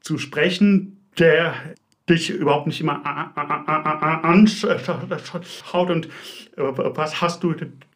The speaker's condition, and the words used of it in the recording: Stuttering. Aber ich denke immer, warum hängt er jetzt?